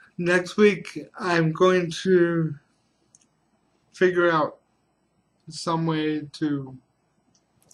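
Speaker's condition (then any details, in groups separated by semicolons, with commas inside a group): Cerebral palsy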